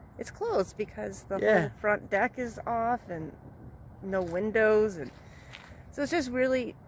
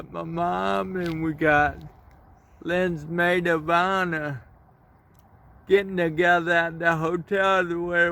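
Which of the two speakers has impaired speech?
The second: cerebral palsy; speech impairment, effortful words, abbreviations come out clearer.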